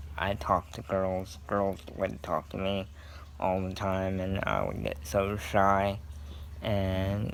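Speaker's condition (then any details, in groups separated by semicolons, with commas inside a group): Cerebral palsy; scoliosis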